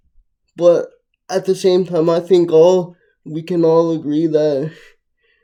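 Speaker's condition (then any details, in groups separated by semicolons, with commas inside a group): Cerebral palsy, mixed, mild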